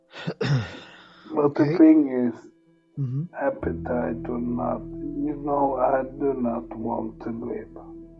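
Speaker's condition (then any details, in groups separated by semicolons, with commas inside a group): Multiple sclerosis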